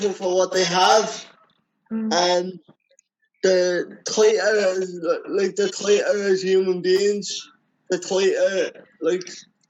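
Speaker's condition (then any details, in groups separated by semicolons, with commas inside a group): Cerebral palsy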